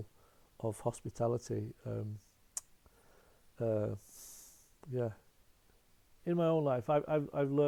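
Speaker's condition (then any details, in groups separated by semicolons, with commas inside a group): No condition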